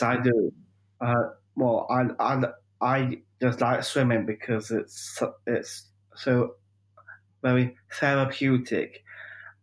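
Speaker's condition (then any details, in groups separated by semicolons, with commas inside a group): Down syndrome; 45 years old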